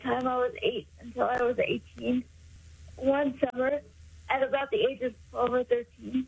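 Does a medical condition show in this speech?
Yes: cerebral palsy; congenital, caused by lack of oxygen to brain at birth, born about 3 months early, daily physical therapy in school.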